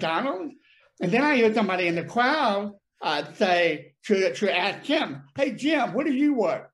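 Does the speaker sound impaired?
Yes: deafness; speech problem, mocked in childhood for talking funny and too loud.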